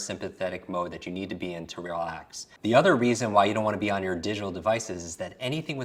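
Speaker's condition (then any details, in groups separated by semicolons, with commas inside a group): No condition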